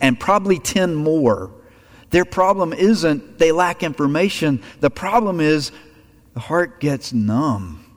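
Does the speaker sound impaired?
No.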